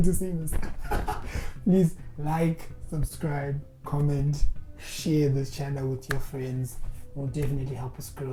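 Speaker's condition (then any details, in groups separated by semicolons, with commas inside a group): No condition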